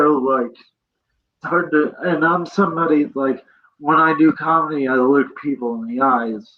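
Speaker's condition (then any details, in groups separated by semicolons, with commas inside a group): Cerebral palsy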